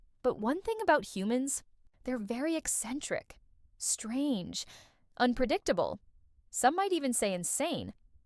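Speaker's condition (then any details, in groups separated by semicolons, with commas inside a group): No condition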